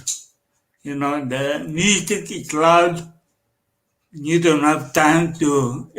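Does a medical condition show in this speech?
Yes: cerebral palsy.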